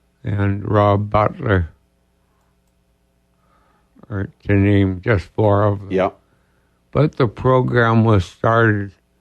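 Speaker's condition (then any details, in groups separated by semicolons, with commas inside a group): ALS; diagnosed about two years ago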